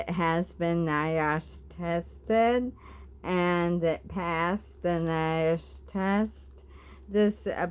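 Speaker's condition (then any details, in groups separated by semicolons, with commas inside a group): Bulbar ALS; bulbar onset; forgets to swallow while talking, saliva sprays, some drooling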